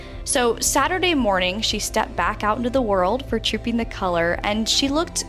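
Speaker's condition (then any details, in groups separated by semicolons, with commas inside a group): No condition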